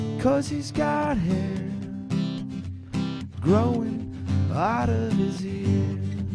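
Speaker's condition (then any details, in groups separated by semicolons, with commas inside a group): No condition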